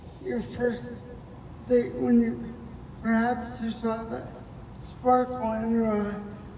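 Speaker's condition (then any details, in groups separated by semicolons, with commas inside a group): Cerebral palsy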